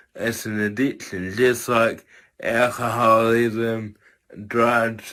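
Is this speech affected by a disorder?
Yes: cerebral palsy; from birth, tight muscles.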